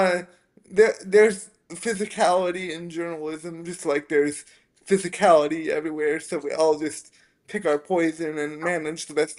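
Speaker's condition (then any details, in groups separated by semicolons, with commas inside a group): Spastic quadriplegic cerebral palsy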